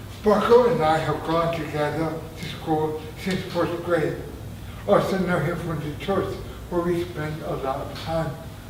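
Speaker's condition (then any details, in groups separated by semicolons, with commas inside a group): Traumatic brain injury; near-fatal injury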